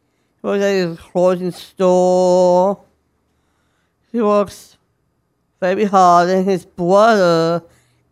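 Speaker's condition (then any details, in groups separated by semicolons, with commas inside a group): Down syndrome; age 40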